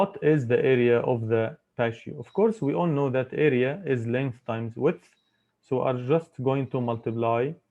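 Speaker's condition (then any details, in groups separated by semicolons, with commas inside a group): No condition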